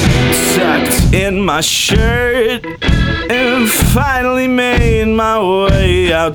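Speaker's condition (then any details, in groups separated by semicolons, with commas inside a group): No condition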